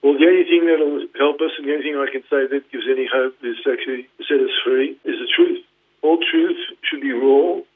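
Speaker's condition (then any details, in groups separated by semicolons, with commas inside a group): Parkinson's; diagnosed 2019, led to retirement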